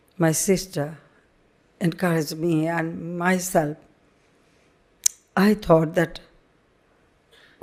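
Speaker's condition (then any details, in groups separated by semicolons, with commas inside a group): No condition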